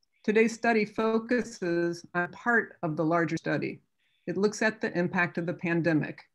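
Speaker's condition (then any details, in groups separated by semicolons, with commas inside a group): No condition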